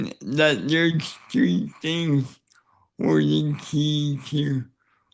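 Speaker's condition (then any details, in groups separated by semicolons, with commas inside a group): Cerebral palsy; neck surgery went badly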